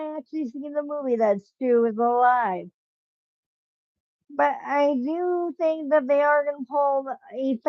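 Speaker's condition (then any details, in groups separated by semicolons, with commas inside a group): Cerebral palsy, spastic; from birth, muscle spasms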